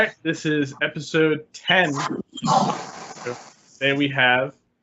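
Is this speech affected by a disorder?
No.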